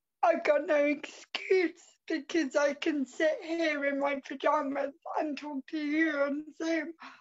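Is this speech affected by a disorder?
Yes: cerebral palsy.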